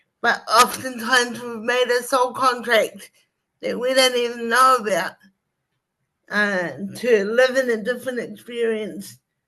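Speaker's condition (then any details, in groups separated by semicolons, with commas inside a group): Cerebral palsy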